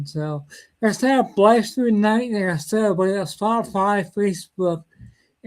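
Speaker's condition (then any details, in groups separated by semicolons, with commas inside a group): Cerebellar ataxia; sometimes trouble talking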